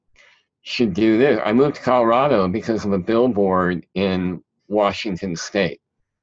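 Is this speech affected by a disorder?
Yes: cleft palate; present since childhood.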